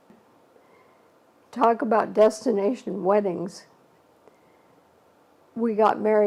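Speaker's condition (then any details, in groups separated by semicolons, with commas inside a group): ALS; shortly after diagnosis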